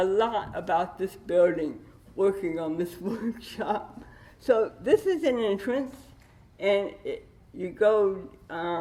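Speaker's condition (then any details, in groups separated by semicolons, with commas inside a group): Cerebral palsy with dystonia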